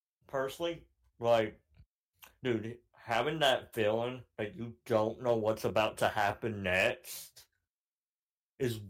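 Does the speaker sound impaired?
Yes: cleft palate; cleft palate since childhood.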